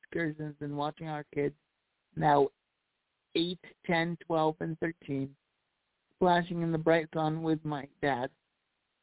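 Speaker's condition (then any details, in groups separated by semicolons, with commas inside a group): Cerebral palsy; walked with walker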